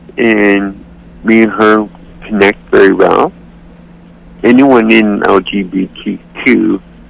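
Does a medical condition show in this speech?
Yes: cerebral palsy; declined voice surgery due to risk of losing speech.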